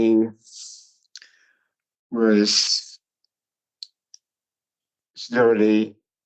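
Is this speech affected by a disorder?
Yes: cerebral palsy.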